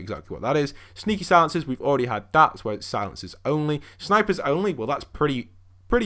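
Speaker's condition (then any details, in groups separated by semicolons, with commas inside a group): No condition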